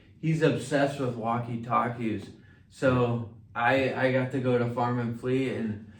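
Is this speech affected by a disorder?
Yes: mild cerebral palsy; mild, from birth; slight speech slur.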